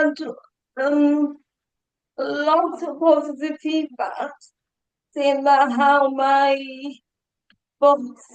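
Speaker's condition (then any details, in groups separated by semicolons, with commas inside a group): Cerebral palsy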